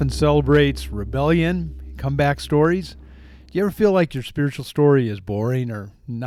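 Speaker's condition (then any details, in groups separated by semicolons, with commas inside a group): No condition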